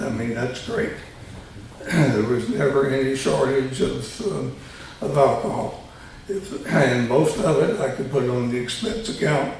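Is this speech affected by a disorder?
Yes: tongue cancer surgery; three malignant tongue tumors removed, both sides of tongue; third tumor removed about a year ago; trouble saying many words, low volume, creaky voice, worse after each surgery.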